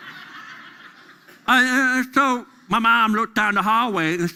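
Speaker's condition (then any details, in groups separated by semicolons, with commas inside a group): Deafness; deaf during school years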